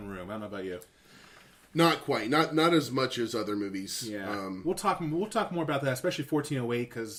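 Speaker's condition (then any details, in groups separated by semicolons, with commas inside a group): No condition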